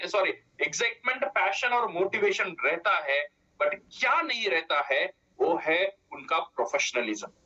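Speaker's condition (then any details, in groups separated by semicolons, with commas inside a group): No condition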